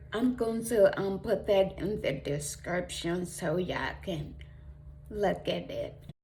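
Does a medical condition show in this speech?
Yes: traumatic brain injury; almost 10 years post injury.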